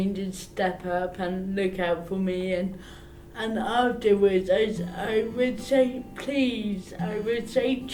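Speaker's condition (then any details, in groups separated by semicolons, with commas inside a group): Cerebral palsy; arm tremors; requires support at home and work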